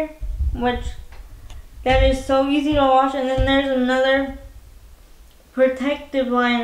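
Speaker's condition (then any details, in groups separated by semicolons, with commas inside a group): Spastic quadriplegia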